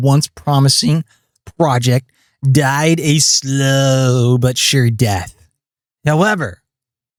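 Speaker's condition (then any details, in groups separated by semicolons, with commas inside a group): No condition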